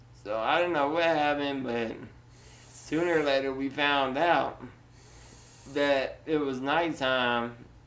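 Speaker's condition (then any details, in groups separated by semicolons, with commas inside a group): Duchenne muscular dystrophy; spinal curvature surgery, steroids when young, uses wheelchair; full-time bipap-like ventilator, steroids affected breathing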